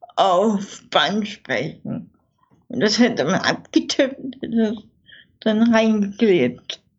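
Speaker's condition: Infantile cerebral palsy, spastic; childhood speech therapy at Dresden University Clinic

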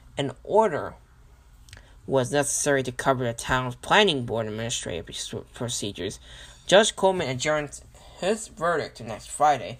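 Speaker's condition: No condition

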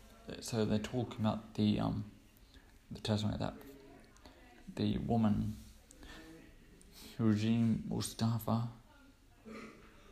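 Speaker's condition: Cerebral palsy; cerebral palsy since birth

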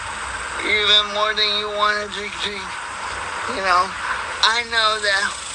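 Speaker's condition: Cerebral palsy; unable to play traditional sports

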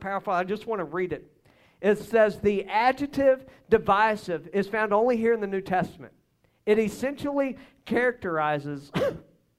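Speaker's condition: No condition

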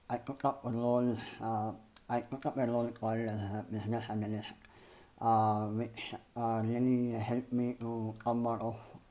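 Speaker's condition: Cleft palate and lip; malformed nose

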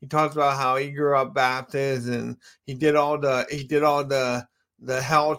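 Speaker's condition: Cerebral palsy

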